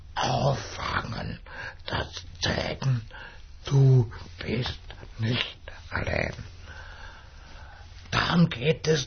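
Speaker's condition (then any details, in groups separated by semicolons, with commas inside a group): Dystonia with speech disorder; first noticed at age 6 in primary school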